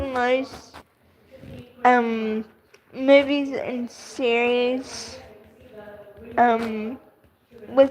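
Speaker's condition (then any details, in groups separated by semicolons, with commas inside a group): Cerebral palsy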